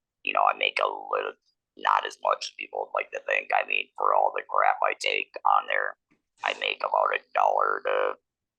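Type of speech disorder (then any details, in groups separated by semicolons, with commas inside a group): Electrolarynx speech; laryngectomy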